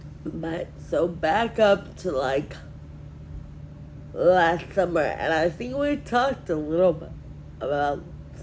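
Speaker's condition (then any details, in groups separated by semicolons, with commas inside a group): Friedreich ataxia; progressive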